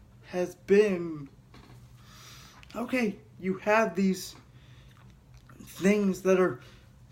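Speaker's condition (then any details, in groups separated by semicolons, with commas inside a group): Cerebral palsy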